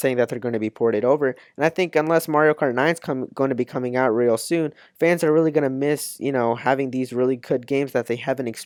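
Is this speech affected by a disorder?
No.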